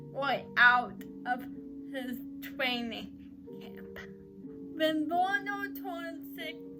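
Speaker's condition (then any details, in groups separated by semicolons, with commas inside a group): Cerebral palsy; uses crutches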